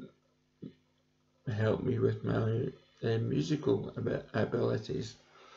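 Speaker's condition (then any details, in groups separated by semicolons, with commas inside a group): Cerebral palsy; present from birth; balance worsening recently, needs walking aid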